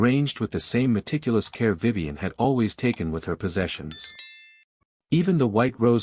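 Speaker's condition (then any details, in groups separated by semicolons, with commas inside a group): No condition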